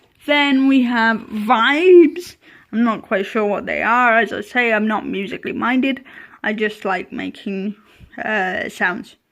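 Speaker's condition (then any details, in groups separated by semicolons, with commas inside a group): Cerebral palsy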